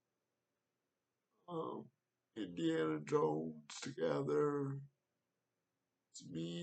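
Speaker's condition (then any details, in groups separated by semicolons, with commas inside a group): Cerebral palsy; wheelchair, needs transfer help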